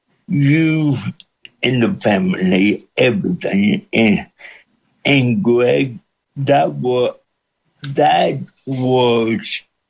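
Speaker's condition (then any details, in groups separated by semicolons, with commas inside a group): Cerebral palsy with speech impediment; speech impediment since birth, hard to understand at first, pastor John Hayes feared nobody could understand, listeners adjust within minutes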